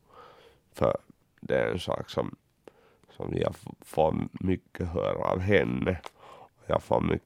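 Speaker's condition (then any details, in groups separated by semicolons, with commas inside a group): Cerebral palsy; uses wheelchair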